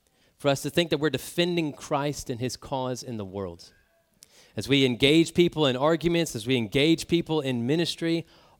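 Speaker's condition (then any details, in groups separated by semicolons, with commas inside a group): No condition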